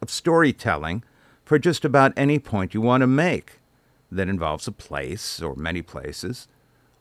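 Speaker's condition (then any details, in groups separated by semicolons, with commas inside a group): No condition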